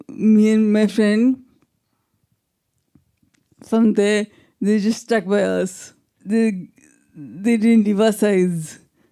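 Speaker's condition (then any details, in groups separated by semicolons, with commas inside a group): Traumatic brain injury, severe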